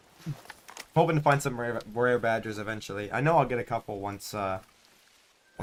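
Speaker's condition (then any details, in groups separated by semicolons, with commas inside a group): No condition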